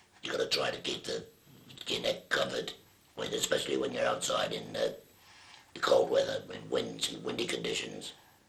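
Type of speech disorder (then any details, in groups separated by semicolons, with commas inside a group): Speech with a voice prosthesis; laryngectomy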